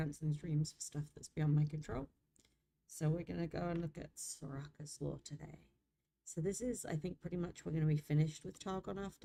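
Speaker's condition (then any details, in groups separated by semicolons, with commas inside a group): No condition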